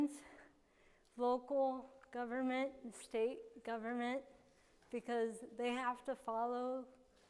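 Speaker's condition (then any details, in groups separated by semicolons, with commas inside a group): Cerebral palsy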